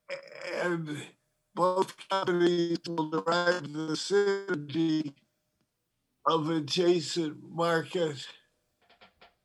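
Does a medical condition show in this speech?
Yes: Parkinson's disease; tremor.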